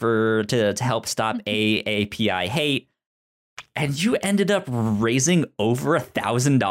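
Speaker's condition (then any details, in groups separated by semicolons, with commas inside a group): Stutter; self-reported stutter; expects stutter to be an obstacle for some listeners; repeated sounds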